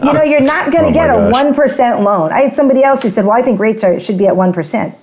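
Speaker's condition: No condition

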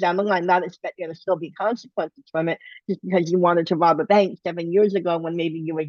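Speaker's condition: Bilateral cleft lip and palate

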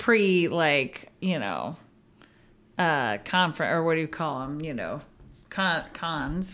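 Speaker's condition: No condition

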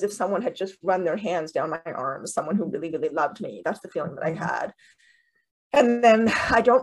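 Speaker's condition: Deafness with cochlear implants

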